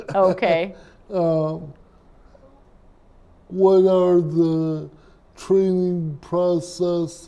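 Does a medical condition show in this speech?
Yes: cerebral palsy; speech impairment.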